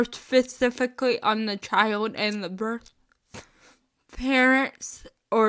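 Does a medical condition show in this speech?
Yes: spastic cerebral palsy, mixed.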